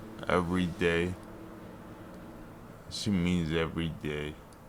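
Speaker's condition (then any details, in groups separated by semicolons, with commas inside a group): Multiple sclerosis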